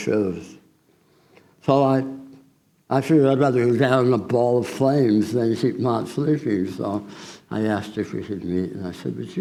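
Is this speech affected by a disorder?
Yes: tongue cancer surgery.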